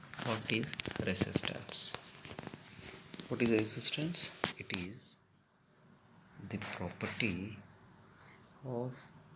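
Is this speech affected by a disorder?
No.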